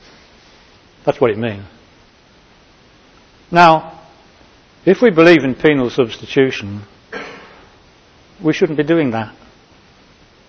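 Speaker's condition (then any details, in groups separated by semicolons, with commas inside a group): No condition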